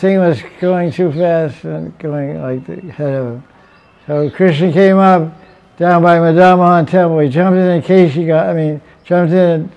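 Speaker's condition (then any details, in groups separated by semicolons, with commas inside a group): Deafness; self-reported; fluent spoken lecture, reads translations aloud, relies on audience feedback for volume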